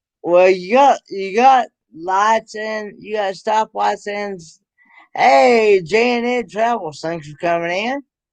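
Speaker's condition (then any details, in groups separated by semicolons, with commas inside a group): Cerebral palsy; present since birth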